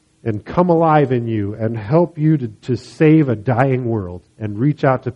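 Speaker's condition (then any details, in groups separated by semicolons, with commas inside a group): No condition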